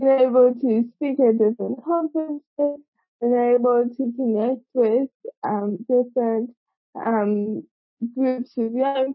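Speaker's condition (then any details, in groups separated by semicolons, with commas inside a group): Cerebral palsy; present from birth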